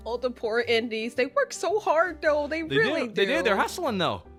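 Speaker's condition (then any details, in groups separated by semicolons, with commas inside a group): No condition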